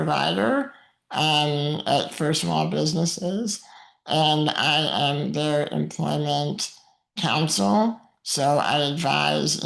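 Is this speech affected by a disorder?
Yes: muscular dystrophy; uses wheelchair.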